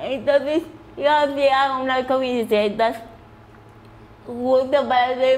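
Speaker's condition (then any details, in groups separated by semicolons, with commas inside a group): Cerebral palsy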